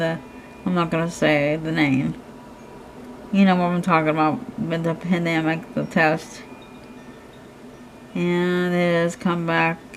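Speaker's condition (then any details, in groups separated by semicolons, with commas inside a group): Cerebral palsy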